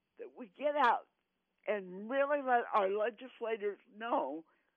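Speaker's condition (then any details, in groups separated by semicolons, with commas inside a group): Cerebral palsy; 18 years of speech therapy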